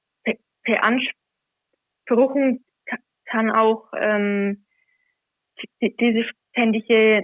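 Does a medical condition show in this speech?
Yes: stuttering; covert stuttering for many years, aware from about age 10, hidden until 21; openly stuttering, regularly reads scripture aloud in church since January last year, nervous beforehand; not stutter-free when reading aloud, anticipates difficult words in advance, avoided words, trouble with t-words; here repeated sounds, prolonged sounds, blocks.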